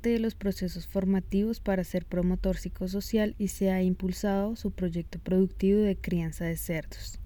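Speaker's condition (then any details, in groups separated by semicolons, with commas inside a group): No condition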